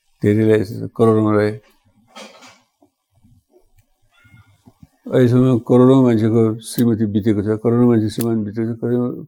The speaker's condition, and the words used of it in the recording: Parkinson's disease. बोलेको अलि लटपट लटपट लठेर लठेर जस्तो भइरहेको छ